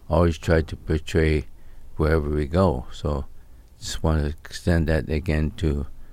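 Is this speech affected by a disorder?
Yes: ALS; onset year ago, slurred speech, limb and torso weakness, stroke ruled out, Mayo Clinic neurologist diagnosis; slightly slurred, talking getting harder, fears sounding mumbled, voice disrupts train of thought, expects voice loss.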